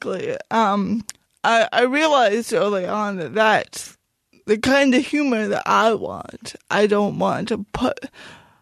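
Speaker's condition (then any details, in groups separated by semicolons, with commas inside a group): Cerebral palsy; lifelong very mild cerebral palsy, affects mouth and hands, slight balance problems, mild outward physical disability; speech noticeably affected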